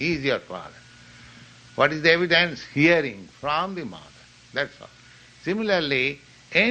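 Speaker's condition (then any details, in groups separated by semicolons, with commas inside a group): No condition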